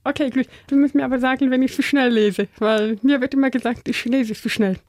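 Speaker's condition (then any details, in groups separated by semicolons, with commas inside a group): Deafness; nothing under 120 without aids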